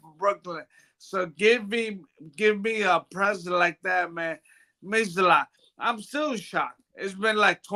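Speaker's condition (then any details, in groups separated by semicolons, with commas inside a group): Brain bruising; speech bad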